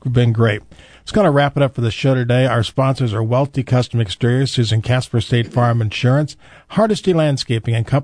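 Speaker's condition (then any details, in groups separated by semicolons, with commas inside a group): No condition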